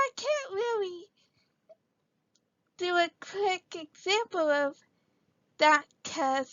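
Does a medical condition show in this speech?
Yes: cerebral palsy.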